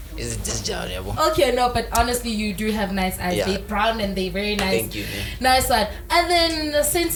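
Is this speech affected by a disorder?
No.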